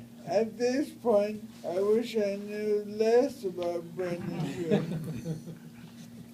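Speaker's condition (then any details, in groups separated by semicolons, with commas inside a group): Brain injury; traumatic brain injury; recovery through most of 30s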